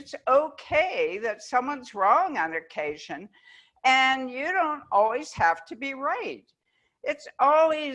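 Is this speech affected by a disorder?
No.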